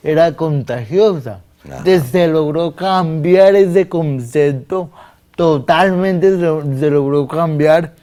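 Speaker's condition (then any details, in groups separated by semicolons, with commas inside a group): Cerebral palsy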